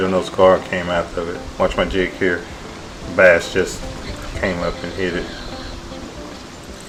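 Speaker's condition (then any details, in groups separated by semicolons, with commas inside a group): No condition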